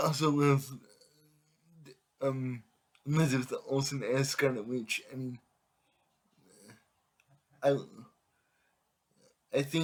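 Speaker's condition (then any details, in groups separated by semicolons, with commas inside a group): Cerebral palsy; affects all muscles; able to speak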